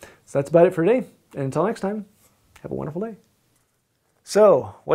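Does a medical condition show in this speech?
No.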